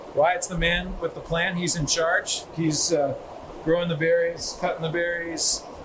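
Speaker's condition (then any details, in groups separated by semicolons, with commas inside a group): No condition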